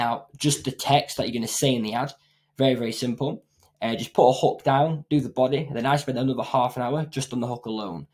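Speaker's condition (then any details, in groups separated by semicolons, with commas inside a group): No condition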